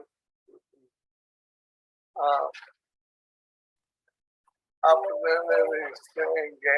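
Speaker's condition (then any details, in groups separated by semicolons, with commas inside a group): ALS; onset in hands and arms, tracheostomy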